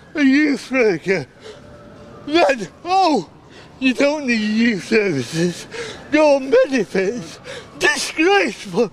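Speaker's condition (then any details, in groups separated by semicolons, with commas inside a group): Cerebral palsy; from birth; since birth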